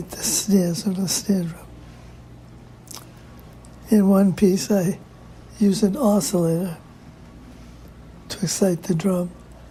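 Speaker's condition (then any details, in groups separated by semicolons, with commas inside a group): Parkinson's disease; lost voice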